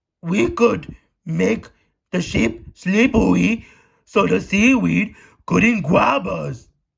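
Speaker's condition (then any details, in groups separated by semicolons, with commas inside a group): No condition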